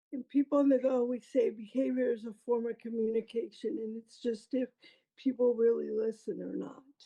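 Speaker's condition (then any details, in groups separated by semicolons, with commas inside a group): Cerebral palsy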